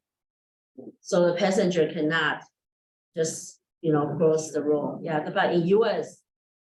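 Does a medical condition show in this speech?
No.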